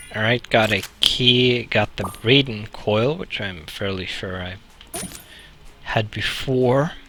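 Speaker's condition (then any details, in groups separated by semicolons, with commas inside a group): No condition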